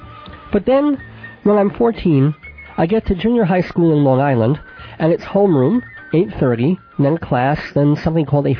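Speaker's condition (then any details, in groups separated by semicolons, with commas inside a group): Cleft palate with lisp, cleft lip and palate, mild; braces 10 years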